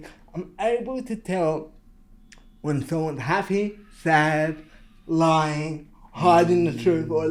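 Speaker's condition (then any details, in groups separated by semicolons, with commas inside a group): Cerebral palsy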